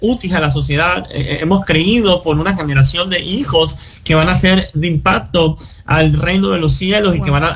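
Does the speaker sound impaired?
Yes: cleft lip and palate; congenital cleft lip and complete cleft palate, no palatal bone, nasal passages joined, seven surgeries; nasal passage still open after seven surgeries; born with no chance of speaking, now speaks, speaks a lot.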